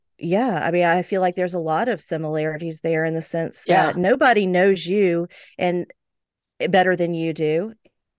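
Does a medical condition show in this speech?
No.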